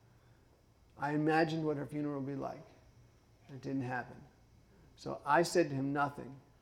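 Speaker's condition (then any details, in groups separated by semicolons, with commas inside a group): Parkinson's; impaired multitasking and judgment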